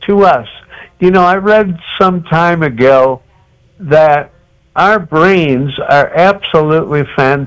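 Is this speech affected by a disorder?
Yes: cerebral palsy.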